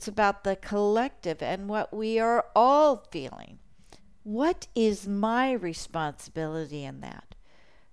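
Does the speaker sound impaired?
No.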